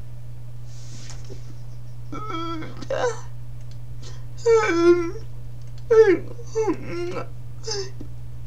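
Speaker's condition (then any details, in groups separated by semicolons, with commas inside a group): Cerebral palsy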